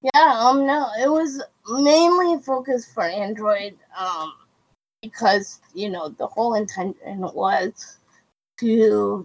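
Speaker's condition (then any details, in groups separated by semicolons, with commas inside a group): Cerebral palsy; wheelchair user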